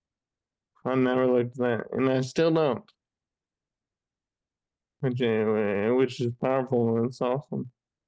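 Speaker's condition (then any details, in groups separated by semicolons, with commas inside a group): Friedreich's ataxia; diagnosed age 14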